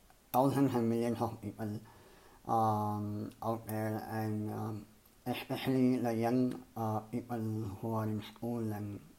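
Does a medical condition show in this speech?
Yes: cleft palate and lip; developed a very different way of speaking.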